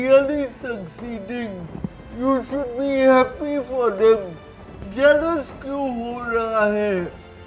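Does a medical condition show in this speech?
Yes: cerebral palsy.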